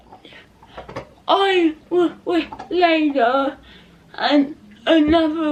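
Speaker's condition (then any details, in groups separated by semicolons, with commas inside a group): Cerebral palsy; not quadriplegic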